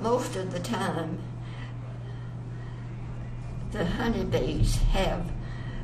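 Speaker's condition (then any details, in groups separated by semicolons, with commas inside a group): Parkinson's; long-standing, onset many years earlier; swallowing affected, low volume, mumbling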